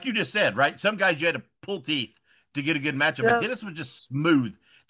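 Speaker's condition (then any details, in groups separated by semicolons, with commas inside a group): No condition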